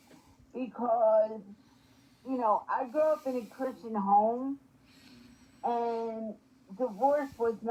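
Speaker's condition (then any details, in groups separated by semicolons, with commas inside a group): Spastic quadriplegic cerebral palsy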